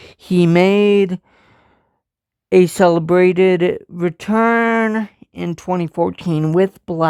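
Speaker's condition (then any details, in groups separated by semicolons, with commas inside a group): Cerebral palsy; from birth, walks with walker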